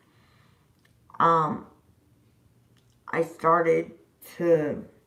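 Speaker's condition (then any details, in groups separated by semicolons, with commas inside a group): Disability causing slurred speech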